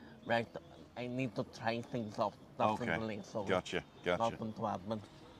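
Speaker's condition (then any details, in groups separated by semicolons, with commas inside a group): Cerebral palsy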